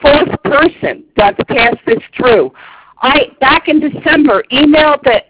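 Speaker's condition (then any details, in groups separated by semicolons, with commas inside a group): No condition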